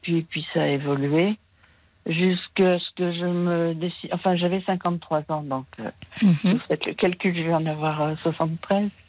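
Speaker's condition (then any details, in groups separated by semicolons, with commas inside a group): Parkinson's disease; onset age 53 with fine thumb-index tremor, deep brain stimulation electrodes, rechargeable stimulator box above chest; ill 20 years, surgery nearly 10 years ago, few tremors, walking difficulty, arthritis, disabled 18 months; some difficulty speaking, host offers help and explains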